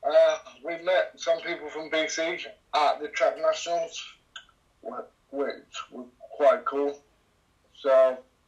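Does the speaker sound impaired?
Yes: cerebral palsy; trike from age 7-8.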